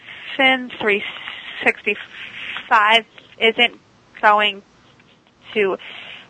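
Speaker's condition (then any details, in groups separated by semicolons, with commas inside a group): Stuttering; very severe third grade, worse high school, speakeasy from Dr. John Haskell, speech therapy helped core; moderate, occasional speakeasy in-ear delayed auditory feedback device, not worn on show; device cuts stuttering about 95%, still stutters at sentence onset, worse around unfamiliar people, sometimes avoids talking; blocks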